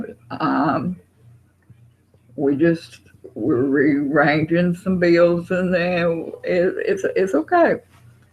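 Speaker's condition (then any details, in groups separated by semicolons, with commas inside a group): Parkinson's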